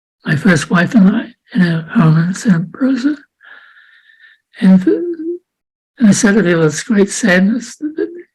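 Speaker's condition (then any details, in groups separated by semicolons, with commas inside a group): Parkinson's disease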